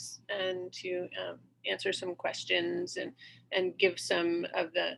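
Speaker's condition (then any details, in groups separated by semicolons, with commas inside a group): No condition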